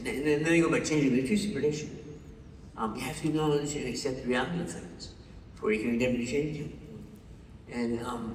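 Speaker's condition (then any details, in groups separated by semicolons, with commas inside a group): Parkinson's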